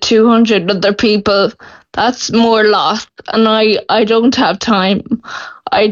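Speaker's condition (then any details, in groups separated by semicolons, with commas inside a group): Friedreich's ataxia; progressive, relentless disease, campaigning for access to Skyclarys, state funding decision deferred; speaking very hard, exhausted after speaking, swallowing worsening, more frequent choking episodes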